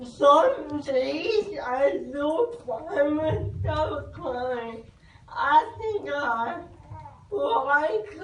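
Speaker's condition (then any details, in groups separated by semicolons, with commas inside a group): Cerebral palsy; speech not clear, early words understood only by parents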